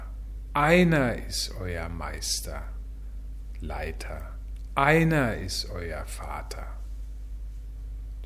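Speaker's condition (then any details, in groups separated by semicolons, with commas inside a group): No condition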